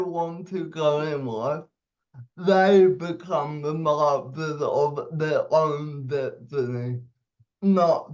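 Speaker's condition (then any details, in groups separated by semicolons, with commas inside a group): Cerebral palsy; fine motor skills severely limited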